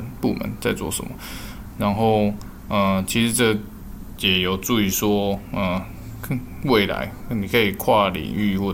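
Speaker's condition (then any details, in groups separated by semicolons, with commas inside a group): No condition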